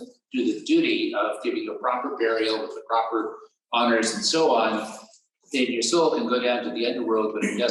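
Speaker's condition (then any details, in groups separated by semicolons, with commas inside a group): No condition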